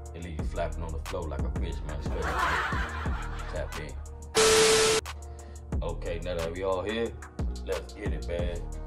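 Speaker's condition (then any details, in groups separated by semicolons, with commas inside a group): No condition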